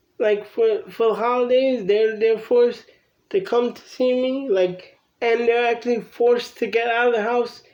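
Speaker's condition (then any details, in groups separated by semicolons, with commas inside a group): Cerebral palsy; from birth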